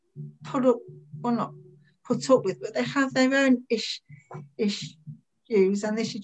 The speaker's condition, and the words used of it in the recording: Stuttering. We don't really talk about it because it's funny because I'm so calm, I'm so relaxed. I hardly stammer.